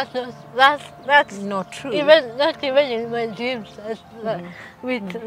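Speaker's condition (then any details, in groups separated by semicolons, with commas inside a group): Cerebral palsy; from birth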